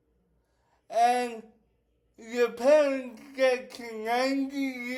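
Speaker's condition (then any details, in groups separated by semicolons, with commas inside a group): Cerebral palsy; affects speech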